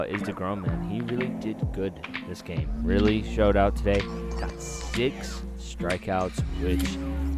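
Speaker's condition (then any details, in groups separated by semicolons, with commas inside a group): No condition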